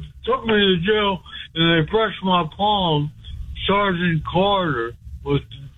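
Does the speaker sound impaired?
Yes: speech impediment; cause unclear, stabbed by girlfriend and hit on head with ashtray years ago; clearer than usual on this call, host never understood him better; usually hard to understand.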